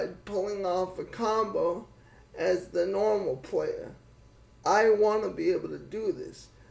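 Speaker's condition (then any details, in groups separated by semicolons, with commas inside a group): Cerebral palsy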